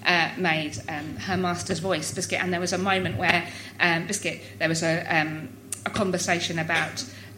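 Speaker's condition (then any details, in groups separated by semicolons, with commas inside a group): Tourette's; neurological, believed inherited, tics since about age 6, much less noticeable when younger, intensified early 20s; frequent vocal tics throughout conversation; random phrases, occasional swearing tics, noises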